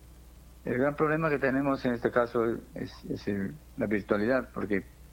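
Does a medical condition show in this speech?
Yes: Parkinson's disease; 11 years since onset.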